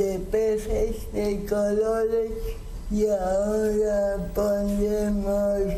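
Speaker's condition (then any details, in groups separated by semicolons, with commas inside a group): Cerebral palsy; speaks with difficulty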